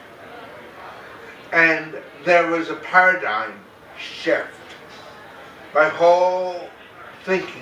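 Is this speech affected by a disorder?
Yes: cerebral palsy, mild; mainly affects speech.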